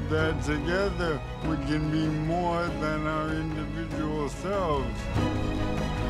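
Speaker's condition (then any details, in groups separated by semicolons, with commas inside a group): ALS; rapidly progressing whole-body paralysis, uses wheelchair; trouble breathing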